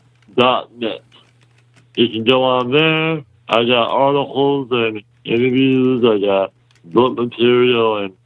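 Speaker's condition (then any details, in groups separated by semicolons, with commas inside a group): Muscular dystrophy; congenital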